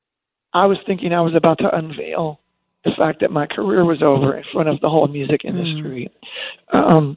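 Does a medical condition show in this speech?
Yes: spasmodic dysphonia; lost singing voice after almost 20 years, prednisone steroid shots gave 6-8 weeks relief until ineffective; muscle spasms break voice apart when speaking loudly or projecting, lost voice control.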